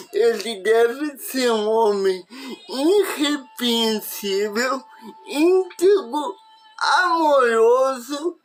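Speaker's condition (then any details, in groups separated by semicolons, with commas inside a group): Paralysis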